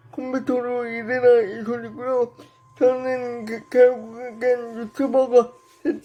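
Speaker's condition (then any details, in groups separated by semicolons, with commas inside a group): Brain lesion disability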